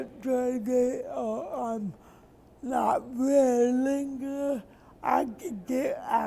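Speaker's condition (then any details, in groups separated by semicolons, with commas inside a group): Cerebral palsy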